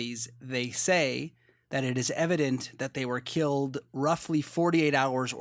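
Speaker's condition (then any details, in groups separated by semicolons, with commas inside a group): No condition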